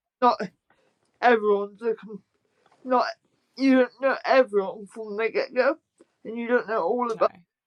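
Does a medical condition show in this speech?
Yes: spastic quadriplegic cerebral palsy; spastic quadriplegic with athetoid features, caused by PVL.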